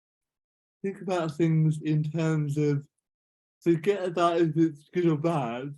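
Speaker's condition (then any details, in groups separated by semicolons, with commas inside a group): Cerebral palsy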